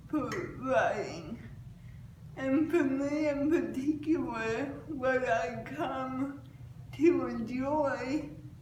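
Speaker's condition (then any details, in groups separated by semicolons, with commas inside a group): Cerebral palsy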